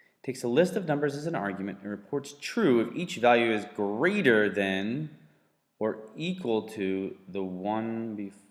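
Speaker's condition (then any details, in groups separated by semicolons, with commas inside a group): No condition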